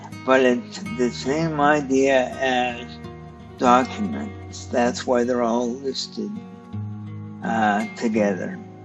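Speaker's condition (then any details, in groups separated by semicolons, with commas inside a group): Cerebral palsy; stiff muscles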